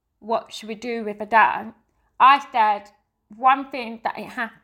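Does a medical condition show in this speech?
Yes: deafness; hears song beat and singing but not words, heavy metal rock indistinct, uses sign language; dances by counting and following partner Giovanni's lead, not the music.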